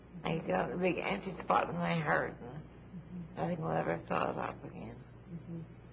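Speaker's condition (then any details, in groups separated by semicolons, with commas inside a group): Cerebral palsy; restricted movement, wheelchair user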